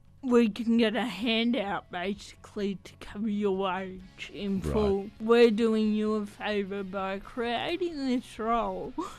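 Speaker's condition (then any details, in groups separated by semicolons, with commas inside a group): Athetoid cerebral palsy; voice slightly affected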